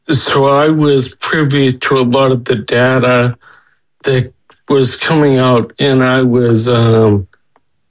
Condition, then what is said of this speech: Ataxia. The difference, it has given me definitely a lot more confidence, speech-wise, but I am asked less often to repeat myself, and I work on